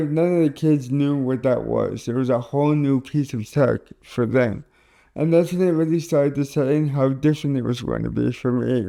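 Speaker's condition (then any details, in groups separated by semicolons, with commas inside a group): Cerebral palsy; caused by stroke at birth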